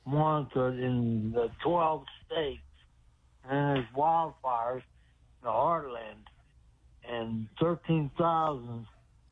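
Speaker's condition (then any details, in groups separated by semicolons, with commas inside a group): Speech impediment; phone caller on radio show, host suggests coffee and trying again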